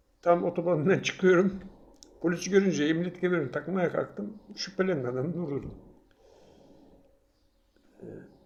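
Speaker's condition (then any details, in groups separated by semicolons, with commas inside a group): No condition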